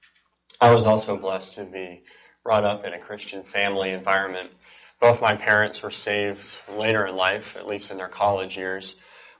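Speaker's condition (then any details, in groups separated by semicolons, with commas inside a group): Cleft palate and cleft lip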